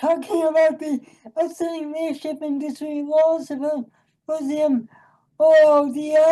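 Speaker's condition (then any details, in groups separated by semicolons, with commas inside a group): Cerebral palsy; from birth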